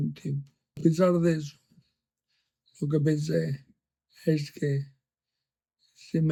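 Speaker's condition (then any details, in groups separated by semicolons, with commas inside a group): ALS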